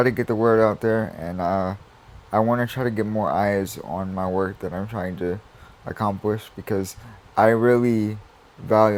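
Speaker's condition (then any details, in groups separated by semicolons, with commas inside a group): Cerebral palsy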